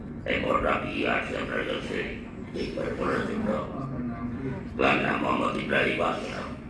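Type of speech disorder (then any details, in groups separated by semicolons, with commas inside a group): Speech with a voice prosthesis; total laryngectomy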